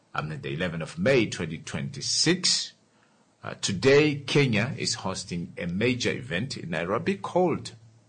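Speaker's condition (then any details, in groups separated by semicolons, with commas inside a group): No condition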